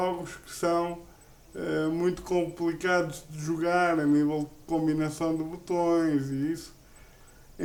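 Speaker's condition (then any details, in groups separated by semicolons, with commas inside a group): Cerebral palsy; uses a wheelchair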